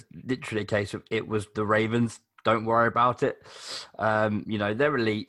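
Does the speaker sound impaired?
No.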